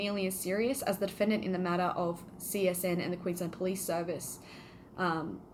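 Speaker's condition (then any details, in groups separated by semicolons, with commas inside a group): No condition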